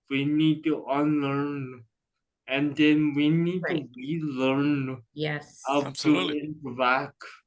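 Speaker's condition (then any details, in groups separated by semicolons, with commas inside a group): Cerebral palsy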